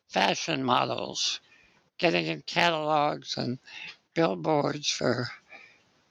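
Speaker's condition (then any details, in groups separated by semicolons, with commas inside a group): Spinal muscular atrophy; lifelong wheelchair use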